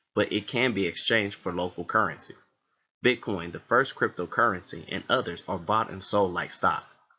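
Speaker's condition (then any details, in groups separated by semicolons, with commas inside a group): No condition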